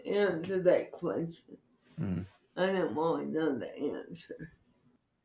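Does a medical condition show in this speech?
Yes: cerebral palsy; from birth.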